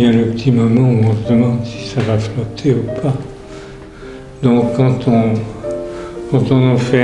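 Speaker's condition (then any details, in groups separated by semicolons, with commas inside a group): Parkinson's disease; hand instability, disrupted sequential and automatic actions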